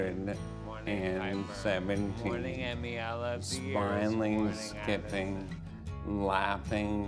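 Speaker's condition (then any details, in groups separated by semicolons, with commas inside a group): ALS; affects speech and mobility; speech changes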